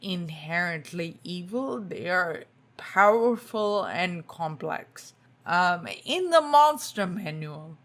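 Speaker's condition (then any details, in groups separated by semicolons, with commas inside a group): Spinocerebellar ataxia type 2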